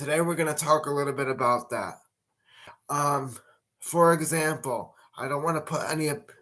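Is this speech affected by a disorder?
Yes: cerebral palsy.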